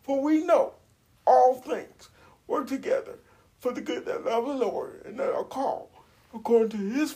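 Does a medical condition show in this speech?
Yes: cerebral palsy; uses wheelchair, age 42.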